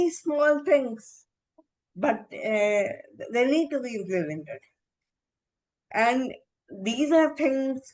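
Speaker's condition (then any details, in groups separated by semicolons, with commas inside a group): Encephalitis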